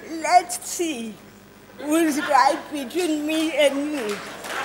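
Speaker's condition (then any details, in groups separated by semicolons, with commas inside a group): Cerebral palsy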